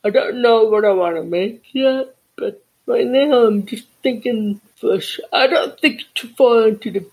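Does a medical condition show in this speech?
Yes: cerebral palsy and deafness.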